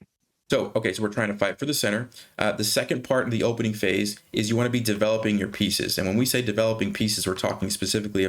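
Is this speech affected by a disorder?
No.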